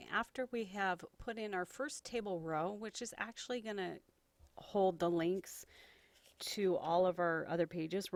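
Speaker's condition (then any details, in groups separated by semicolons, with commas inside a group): No condition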